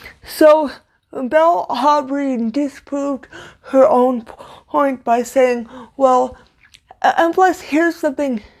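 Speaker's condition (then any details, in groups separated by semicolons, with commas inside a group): Cerebral palsy, severe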